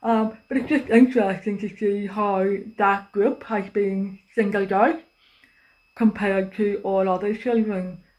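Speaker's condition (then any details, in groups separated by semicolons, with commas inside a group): Deafness; cannot use telephone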